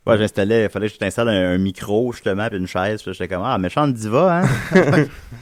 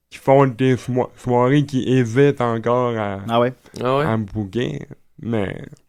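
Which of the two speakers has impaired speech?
The second: cerebral palsy; from birth, oxygen lack, legs weak, learning difficulties.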